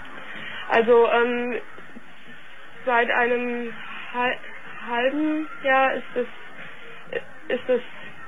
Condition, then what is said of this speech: Stuttering. Also erstmal ist es sehr stark von den Launen abhängig.